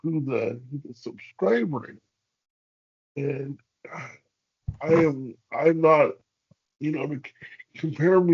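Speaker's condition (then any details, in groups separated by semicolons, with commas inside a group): Cerebral palsy; hamstring releases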